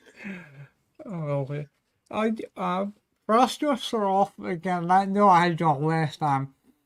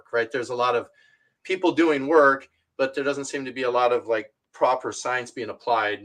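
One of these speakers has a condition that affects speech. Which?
The first: ataxia; cerebral ataxia, small lesion on cerebrum, affects balance; may slur speech, may sound drunk.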